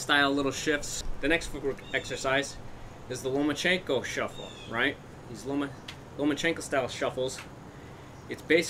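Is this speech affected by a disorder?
No.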